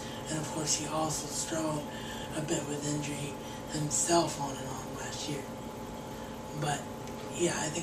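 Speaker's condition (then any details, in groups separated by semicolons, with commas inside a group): Cerebral palsy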